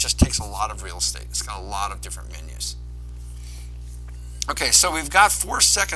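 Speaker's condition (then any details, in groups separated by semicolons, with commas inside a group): No condition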